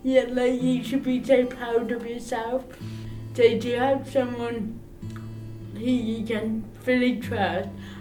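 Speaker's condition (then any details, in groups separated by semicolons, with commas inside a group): Cerebral palsy; arm tremors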